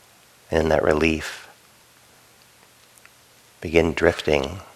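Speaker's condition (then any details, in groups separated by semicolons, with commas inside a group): No condition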